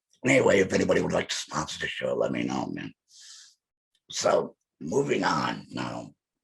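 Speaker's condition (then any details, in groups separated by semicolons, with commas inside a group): Laryngectomy; laryngectomy after cancer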